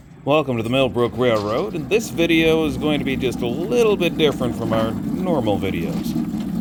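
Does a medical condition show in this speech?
No.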